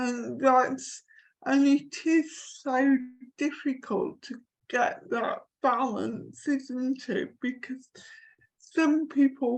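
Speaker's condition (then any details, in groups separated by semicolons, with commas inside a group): Cerebral palsy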